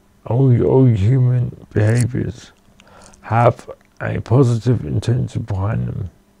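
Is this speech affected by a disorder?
Yes: cerebral palsy.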